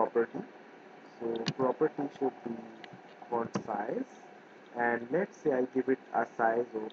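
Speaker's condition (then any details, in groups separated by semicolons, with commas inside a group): No condition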